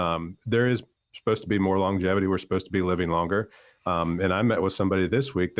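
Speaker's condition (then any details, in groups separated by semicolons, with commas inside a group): No condition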